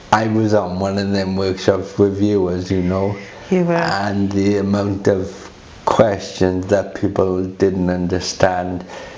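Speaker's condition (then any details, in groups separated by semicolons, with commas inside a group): Cerebral palsy; quadriplegic form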